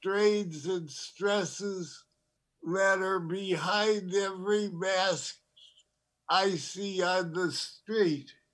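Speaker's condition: Parkinson's disease; diagnosed over 9 years ago

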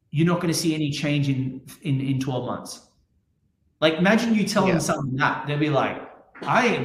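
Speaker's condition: No condition

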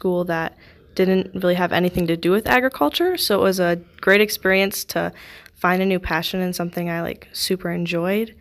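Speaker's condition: No condition

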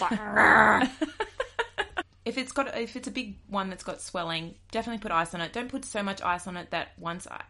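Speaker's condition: No condition

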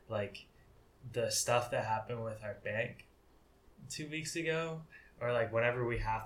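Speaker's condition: No condition

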